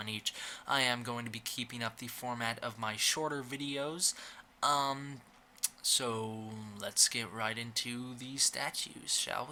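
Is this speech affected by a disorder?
No.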